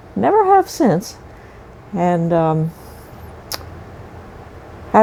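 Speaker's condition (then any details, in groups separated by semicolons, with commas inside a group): No condition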